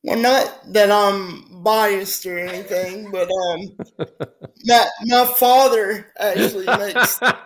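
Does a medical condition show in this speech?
Yes: spastic quadriplegic cerebral palsy; from birth, fully wheelchair bound, cannot move self, affects muscle tone; speech sometimes affected if not careful.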